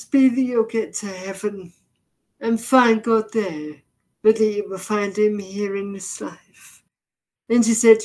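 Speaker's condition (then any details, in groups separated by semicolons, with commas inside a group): Deafness, severe; vocabulary partly picked up from reading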